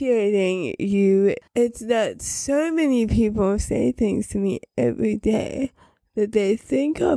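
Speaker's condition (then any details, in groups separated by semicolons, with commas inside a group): Cerebral palsy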